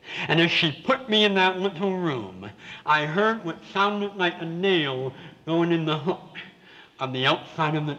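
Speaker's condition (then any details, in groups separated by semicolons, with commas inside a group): Severe cleft palate with lisp; congenital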